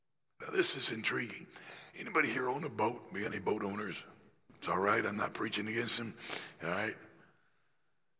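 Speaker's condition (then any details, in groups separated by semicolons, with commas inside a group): Laryngeal cancer after radiation; still affected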